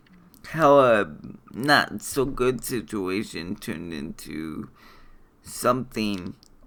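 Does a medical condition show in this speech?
Yes: cerebral palsy.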